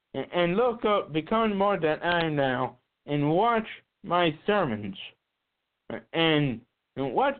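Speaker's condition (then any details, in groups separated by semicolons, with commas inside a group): Cerebral palsy; visible to casting agents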